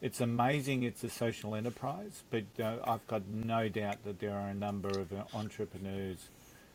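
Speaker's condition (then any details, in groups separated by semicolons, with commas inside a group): No condition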